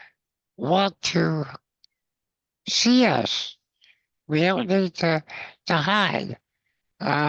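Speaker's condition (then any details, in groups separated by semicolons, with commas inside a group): Spinal muscular atrophy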